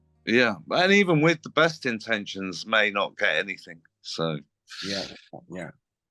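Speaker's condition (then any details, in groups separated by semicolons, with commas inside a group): No condition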